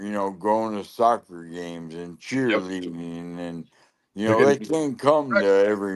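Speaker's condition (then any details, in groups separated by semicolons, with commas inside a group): Lou Gehrig's disease (ALS)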